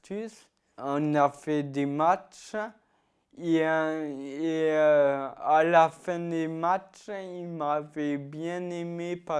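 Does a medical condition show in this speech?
Yes: ataxia-telangiectasia.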